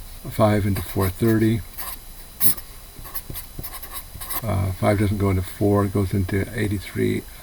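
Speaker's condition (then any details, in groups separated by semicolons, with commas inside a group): No condition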